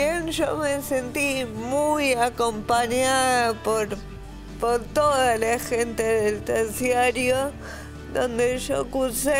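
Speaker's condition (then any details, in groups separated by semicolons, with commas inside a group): Cerebral palsy; respiratory arrest at birth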